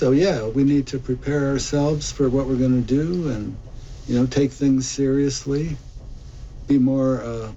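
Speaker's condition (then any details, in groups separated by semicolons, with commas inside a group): Parkinson's; very gradual progressive loss of walking ability; impaired balance, uses a cane for walking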